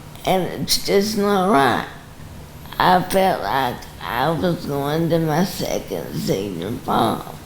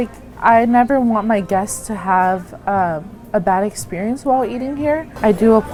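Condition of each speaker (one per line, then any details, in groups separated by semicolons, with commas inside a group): Cerebral palsy
No condition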